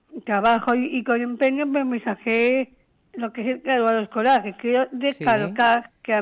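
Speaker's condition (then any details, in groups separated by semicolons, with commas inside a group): Down syndrome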